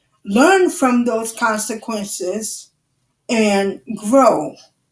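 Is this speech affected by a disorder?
Yes: cerebral palsy; wheelchair user.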